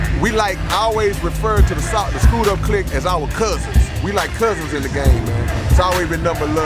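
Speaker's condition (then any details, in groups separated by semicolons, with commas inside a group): No condition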